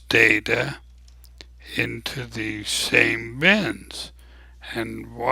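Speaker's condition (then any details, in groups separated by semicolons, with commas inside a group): ALS; abnormally slow voice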